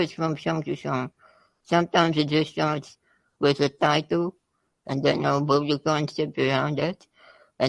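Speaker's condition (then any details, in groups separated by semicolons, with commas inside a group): Spinal muscular atrophy type 2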